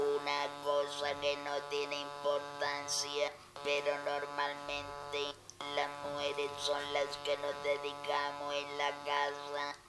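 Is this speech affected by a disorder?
Yes: total laryngectomy; laryngeal cancer.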